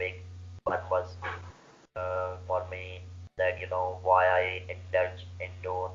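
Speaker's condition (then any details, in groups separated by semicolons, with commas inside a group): Laryngeal cancer surgery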